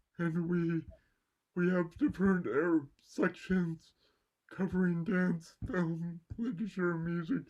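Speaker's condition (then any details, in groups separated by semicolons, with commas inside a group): Cerebral palsy; mild left side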